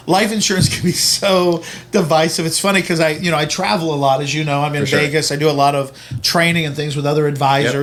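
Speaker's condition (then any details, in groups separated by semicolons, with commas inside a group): No condition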